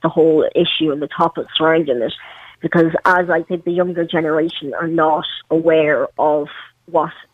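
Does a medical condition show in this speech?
Yes: cleft palate; congenital, parental Chernobyl radiation, premature birth, over 20 surgeries, webbed legs, amputation, prosthetic limb since 12; all needed treatments received in Ireland, fully active.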